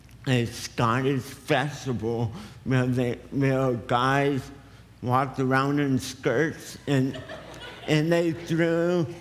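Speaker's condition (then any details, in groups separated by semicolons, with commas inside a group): Cerebral palsy; present from birth, muscle tone too tight or loose; shaking; affects speech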